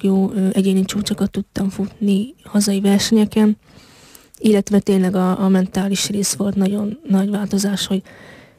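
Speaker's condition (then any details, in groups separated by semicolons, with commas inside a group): Hearing impairment (deaf); uses hearing device, device not allowed at deaf competitions; zero hearing without device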